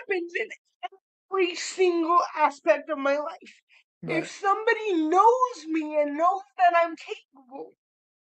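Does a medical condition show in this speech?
Yes: cerebral palsy; spastic cerebral palsy.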